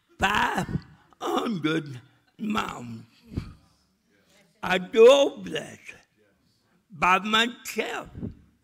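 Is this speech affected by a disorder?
Yes: cerebral palsy; speech still affected.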